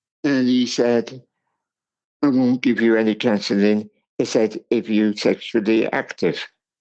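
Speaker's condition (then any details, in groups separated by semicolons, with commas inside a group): Cerebral palsy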